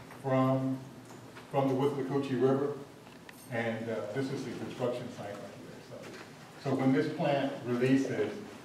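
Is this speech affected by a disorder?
No.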